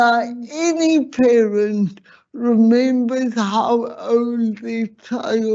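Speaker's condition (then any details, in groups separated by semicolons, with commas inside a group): Slurred speech; cerebral palsy from birth malpractice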